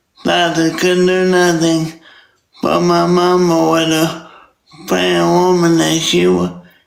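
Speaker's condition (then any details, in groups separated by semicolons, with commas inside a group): Traumatic brain injury; injury effects audible in voice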